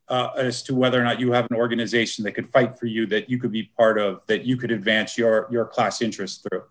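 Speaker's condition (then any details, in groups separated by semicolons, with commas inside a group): No condition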